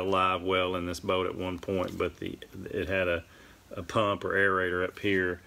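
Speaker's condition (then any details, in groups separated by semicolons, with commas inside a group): No condition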